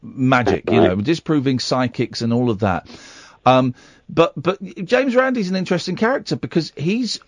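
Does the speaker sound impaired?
No.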